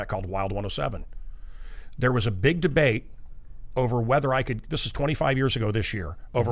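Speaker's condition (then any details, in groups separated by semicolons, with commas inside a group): No condition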